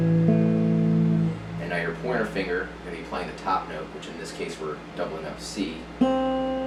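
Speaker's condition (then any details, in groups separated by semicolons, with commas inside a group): No condition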